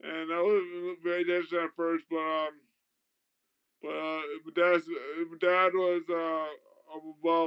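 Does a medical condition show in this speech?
Yes: traumatic brain injury.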